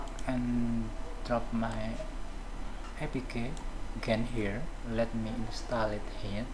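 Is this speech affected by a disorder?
No.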